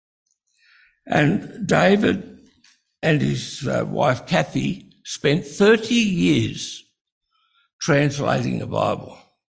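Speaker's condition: Breathing-related speech difficulty

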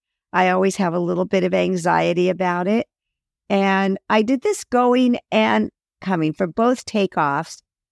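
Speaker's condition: No condition

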